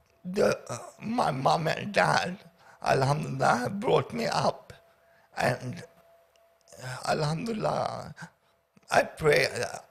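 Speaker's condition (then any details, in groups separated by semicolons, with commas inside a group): Paraplegia with essential tremor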